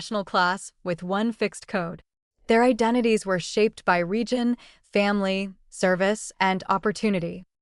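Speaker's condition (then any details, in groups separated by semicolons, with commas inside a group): No condition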